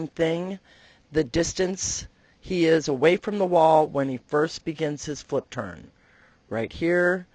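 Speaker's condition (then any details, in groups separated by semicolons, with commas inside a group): No condition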